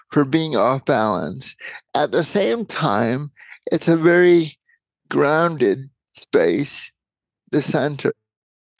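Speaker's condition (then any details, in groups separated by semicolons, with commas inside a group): Cerebral palsy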